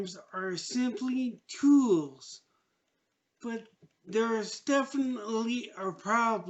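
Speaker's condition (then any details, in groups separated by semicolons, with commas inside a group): Traumatic brain injury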